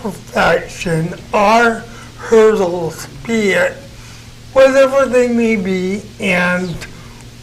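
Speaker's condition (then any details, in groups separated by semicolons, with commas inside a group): Cerebral palsy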